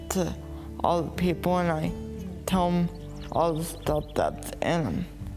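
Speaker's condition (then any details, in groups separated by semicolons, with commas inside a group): Cerebral palsy; uses wheelchair, born premature; diagnosed later, not at birth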